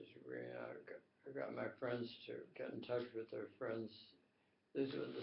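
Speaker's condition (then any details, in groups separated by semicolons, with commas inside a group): Tongue cancer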